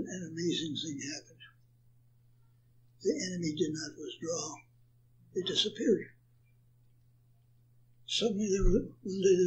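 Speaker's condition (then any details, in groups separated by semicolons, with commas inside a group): Parkinson's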